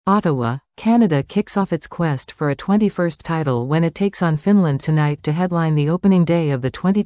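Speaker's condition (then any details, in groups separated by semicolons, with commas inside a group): No condition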